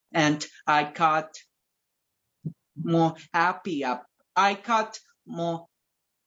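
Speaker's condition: Cerebral palsy; speech affected

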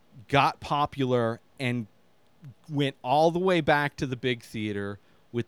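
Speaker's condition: No condition

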